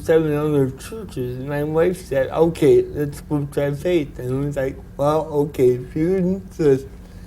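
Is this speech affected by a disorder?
Yes: cerebral palsy.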